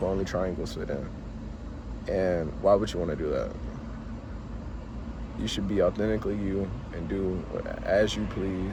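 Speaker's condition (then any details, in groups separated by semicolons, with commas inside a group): No condition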